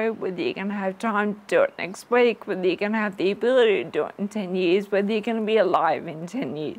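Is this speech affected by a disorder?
Yes: Friedreich's ataxia; progressive nervous system breakdown.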